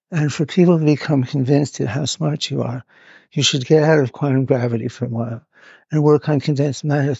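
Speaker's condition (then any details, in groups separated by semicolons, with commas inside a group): Parkinson's; neurological disorder, hidden from others in early stages, now openly shown; audio hard to capture at points, partly due to movement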